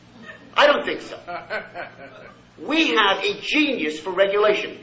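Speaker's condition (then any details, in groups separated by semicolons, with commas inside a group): No condition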